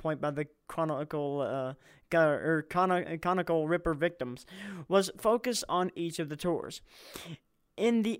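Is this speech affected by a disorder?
Yes: stuttering; lifelong stuttering; stumbles when reading straight from a script, fluent once words are memorized; here repeated sounds, prolonged sounds.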